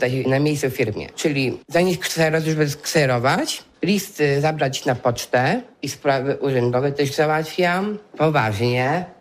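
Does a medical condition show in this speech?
Yes: Down syndrome; intellectual disability, sometimes forgets things, errors with arithmetic and counting money.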